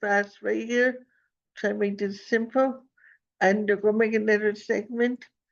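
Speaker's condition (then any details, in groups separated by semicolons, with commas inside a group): Cerebral palsy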